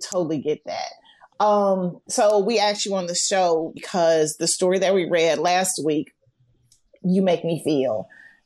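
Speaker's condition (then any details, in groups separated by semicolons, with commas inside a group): No condition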